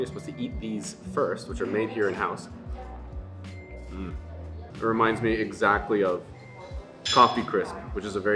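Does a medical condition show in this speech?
No.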